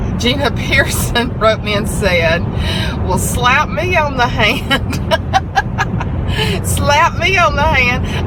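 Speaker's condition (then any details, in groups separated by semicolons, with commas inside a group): No condition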